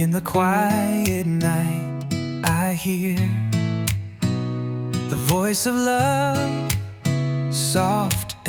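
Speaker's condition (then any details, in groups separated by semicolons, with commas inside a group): No condition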